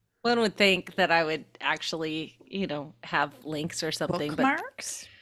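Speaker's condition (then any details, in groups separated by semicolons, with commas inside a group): No condition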